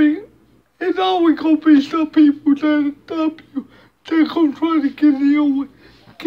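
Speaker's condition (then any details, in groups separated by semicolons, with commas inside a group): Cerebral palsy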